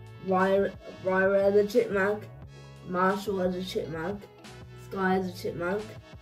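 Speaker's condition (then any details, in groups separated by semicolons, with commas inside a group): Cerebral palsy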